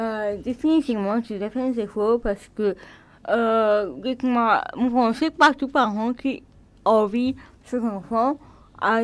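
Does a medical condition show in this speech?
Yes: cerebral palsy.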